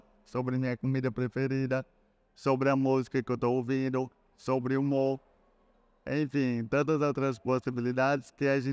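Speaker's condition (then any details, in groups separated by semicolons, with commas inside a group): Cerebral palsy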